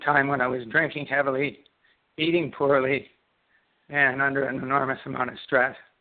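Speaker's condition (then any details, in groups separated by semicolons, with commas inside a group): Parkinson's disease; most symptoms persist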